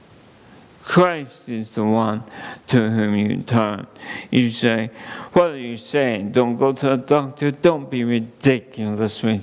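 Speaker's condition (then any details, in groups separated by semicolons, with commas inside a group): ALS; seeing doctors for multiple organic issues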